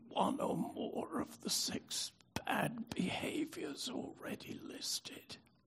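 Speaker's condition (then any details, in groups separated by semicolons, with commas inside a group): Spasmodic dystonia; prior stroke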